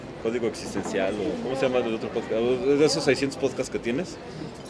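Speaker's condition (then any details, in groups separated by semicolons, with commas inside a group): No condition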